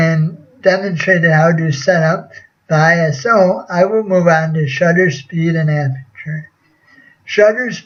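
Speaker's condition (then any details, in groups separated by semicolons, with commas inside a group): Cerebral palsy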